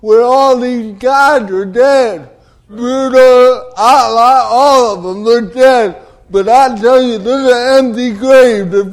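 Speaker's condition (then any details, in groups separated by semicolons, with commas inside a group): Cerebral palsy; delayed development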